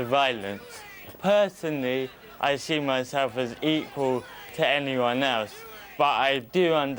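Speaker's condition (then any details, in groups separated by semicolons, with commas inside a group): Cerebral palsy; uses wheelchair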